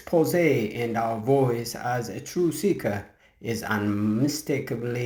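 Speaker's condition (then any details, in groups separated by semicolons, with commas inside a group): No condition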